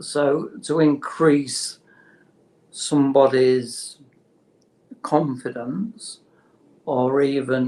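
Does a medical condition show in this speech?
Yes: motor neurone disease; terminal, no cure.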